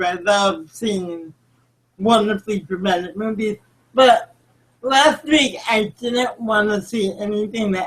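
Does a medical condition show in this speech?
Yes: cerebral palsy.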